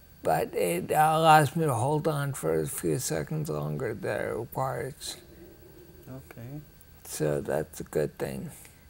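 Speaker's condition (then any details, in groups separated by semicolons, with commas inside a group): Ataxia; rare, progressive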